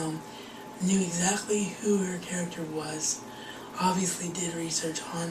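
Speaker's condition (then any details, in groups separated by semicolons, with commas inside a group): Cerebral palsy; wheelchair bound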